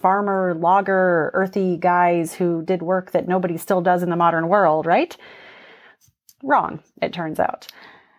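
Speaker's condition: No condition

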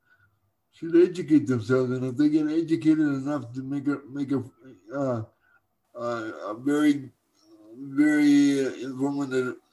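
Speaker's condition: Cerebral palsy; uses wheelchair

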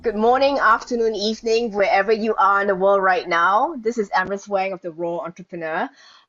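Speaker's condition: No condition

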